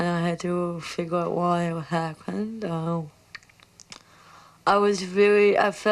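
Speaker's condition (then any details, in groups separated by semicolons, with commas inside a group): Cerebral palsy; mild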